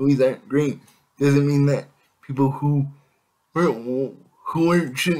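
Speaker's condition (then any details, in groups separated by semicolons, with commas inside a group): Cerebral palsy; able to speak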